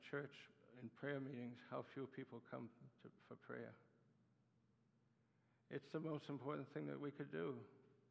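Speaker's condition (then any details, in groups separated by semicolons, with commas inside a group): Parkinson's disease; Parkinson's attacks muscles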